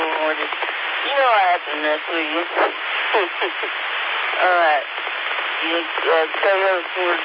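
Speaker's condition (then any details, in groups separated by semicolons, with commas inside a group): Speech impediment; name misheard over radio net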